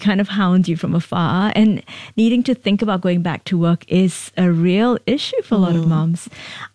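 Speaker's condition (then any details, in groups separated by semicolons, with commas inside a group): No condition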